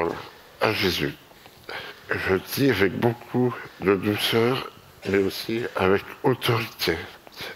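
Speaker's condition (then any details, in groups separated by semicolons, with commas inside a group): Myopathy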